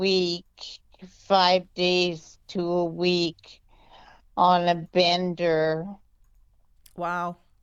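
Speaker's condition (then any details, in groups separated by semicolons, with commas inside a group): Multiple sclerosis; diagnosed at age 17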